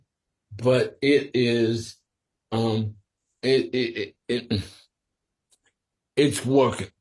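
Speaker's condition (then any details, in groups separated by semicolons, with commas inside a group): Sporadic ALS; swallowing and breathing tested; must speak slower and carefully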